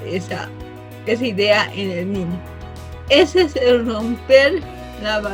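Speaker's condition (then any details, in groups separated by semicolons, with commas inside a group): Cerebral palsy from birth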